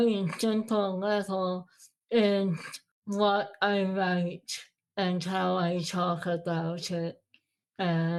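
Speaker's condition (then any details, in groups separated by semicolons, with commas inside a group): Moebius syndrome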